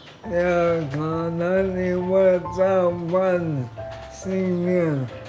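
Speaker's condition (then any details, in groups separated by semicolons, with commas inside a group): Motor neuron disease; diagnosed 11 years ago, age 48; affects speech and movement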